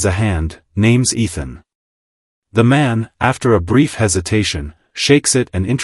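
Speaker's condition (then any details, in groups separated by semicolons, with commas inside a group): No condition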